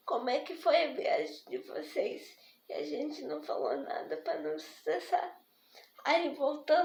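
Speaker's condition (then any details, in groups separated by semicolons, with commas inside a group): Spastic diplegic cerebral palsy; spastic diplegic, hospital infection after premature birth, feet surgery; physiotherapy and surgery since age 4; did not speak as young child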